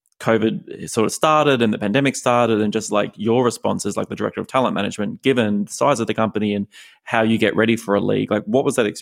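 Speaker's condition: No condition

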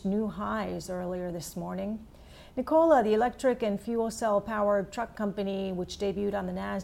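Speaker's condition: No condition

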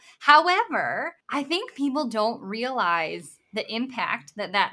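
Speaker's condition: Bilateral cleft lip and palate; congenital

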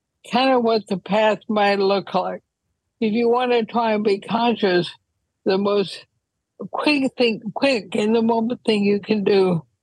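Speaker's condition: ALS; wheelchair use when traveling

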